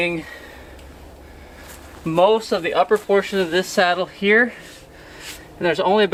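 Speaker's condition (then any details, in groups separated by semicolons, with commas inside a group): No condition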